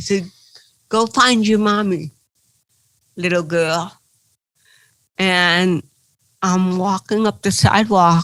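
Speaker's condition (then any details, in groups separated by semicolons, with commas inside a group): Cerebral palsy; from birth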